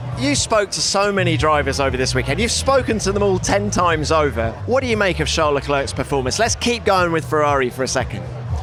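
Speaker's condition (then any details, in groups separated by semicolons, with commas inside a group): No condition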